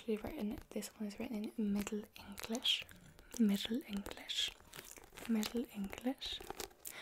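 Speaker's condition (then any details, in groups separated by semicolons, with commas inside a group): No condition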